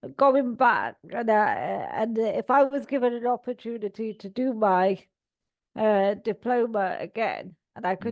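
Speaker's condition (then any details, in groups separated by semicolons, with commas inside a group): Cerebral palsy; all four limbs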